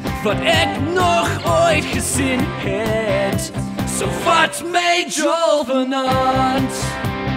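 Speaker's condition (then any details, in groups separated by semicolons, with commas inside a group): No condition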